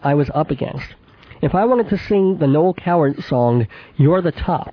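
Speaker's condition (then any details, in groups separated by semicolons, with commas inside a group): Cleft palate with lisp, cleft lip and palate, mild; childhood consonants formed via sinuses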